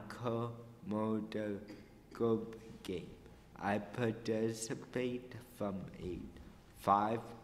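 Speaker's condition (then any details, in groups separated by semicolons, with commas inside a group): Cerebral palsy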